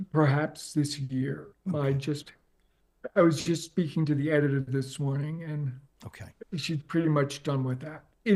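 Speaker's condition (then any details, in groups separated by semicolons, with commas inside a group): ALS; progressive, onset leg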